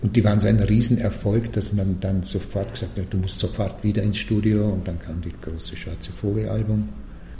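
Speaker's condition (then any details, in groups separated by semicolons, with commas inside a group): No condition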